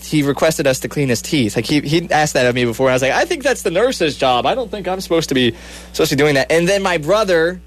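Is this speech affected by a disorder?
No.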